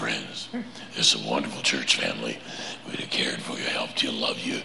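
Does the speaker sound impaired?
Yes: laryngeal cancer; laryngectomy scheduled.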